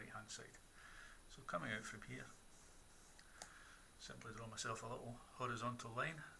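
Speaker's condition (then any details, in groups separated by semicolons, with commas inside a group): No condition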